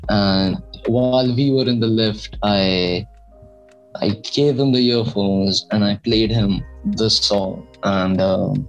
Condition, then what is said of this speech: Stuttering. He is the person who just spits bars in that particular unique tone, and then he murders that particular verse and he stammers.